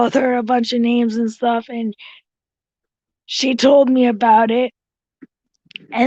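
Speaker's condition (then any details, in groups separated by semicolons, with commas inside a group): Cerebral palsy; tracheotomy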